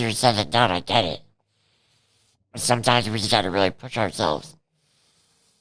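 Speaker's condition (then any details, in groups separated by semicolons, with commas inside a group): Cerebral palsy; present from birth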